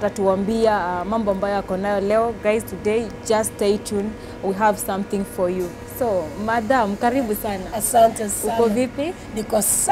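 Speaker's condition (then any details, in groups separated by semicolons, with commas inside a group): No condition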